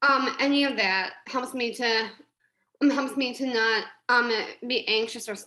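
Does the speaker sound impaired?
Yes: Down syndrome; studied public speaking, public speaker about 12 years, coached by Diane Jensen, called wonderful speaker.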